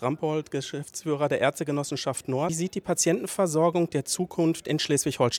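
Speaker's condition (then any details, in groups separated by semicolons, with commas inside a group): No condition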